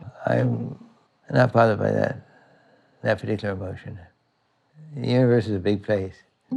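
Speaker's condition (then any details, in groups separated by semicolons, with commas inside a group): Parkinson's disease; progressive symptoms, no deep brain stimulation surgery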